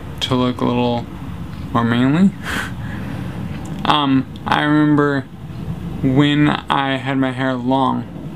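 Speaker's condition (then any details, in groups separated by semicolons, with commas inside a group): Traumatic brain injury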